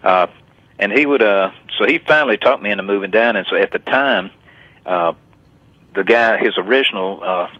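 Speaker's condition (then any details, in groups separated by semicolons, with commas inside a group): No condition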